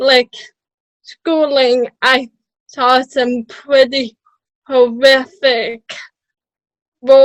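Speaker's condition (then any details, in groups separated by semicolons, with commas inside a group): Cerebral palsy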